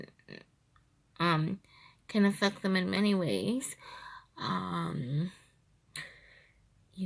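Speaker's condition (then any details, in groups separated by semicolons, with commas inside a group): Cerebral palsy, triplegia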